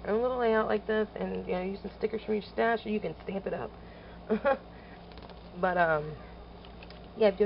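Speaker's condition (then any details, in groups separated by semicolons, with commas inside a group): No condition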